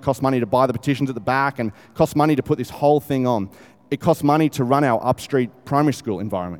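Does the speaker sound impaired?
No.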